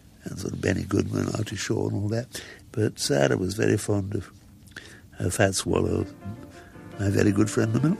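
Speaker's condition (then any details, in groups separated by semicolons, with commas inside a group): Muscular dystrophy; progressive, wheelchair user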